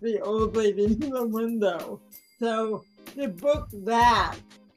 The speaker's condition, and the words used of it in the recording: Cerebral palsy. I've been mistaken for being intoxicated. I've been mistaken for having an intellectual disability.